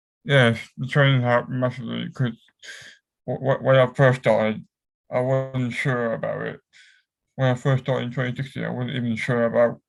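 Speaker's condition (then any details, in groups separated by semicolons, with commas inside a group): Cerebral palsy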